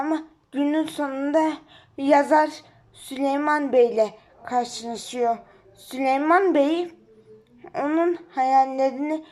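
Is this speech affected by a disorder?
Yes: cerebral palsy.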